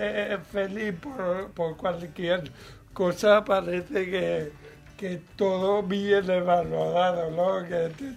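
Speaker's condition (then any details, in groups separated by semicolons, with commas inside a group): Cerebral palsy; mild, lesser degree of disability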